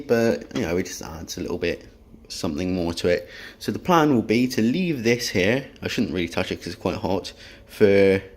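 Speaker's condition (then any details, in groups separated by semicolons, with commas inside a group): No condition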